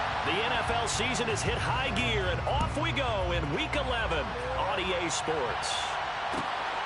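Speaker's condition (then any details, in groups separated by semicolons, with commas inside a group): No condition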